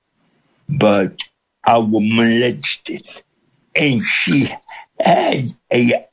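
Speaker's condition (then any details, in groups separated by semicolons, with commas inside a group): Cerebral palsy with speech impediment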